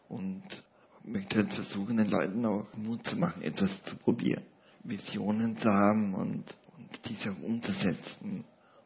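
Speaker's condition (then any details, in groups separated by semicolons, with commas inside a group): Paralysis with ventilator dependence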